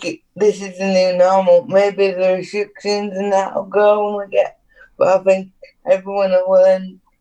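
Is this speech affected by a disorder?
Yes: cerebral palsy; needs adapted housing.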